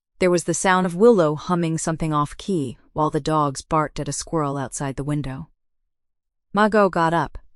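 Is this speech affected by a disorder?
No.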